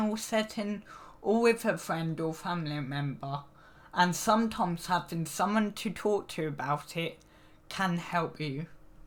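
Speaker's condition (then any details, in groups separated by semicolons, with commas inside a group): Cerebral palsy; needs frequent rest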